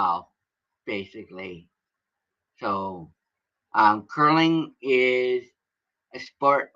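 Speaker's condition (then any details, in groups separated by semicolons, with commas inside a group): Cerebral palsy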